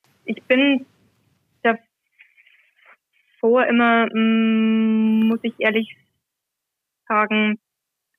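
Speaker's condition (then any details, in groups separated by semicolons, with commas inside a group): Stuttering; covert stuttering, noticed around age 10, hidden until age 21; no longer hiding stuttering, regularly reads gospel or epistle aloud as church lector; reading aloud not stutter-free, anticipates problem words, once hid by word switching and fillers, avoided t-words at school; blocks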